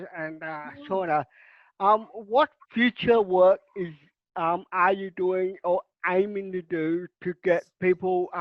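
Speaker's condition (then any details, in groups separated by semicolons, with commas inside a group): Cerebral palsy; significant disability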